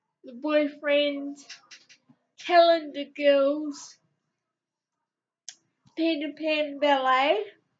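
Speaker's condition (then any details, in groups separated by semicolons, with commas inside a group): Cerebral palsy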